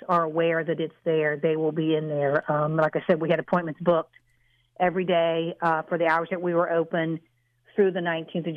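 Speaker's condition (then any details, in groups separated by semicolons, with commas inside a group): No condition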